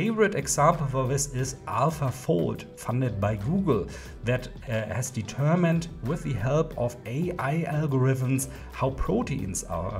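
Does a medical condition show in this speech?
No.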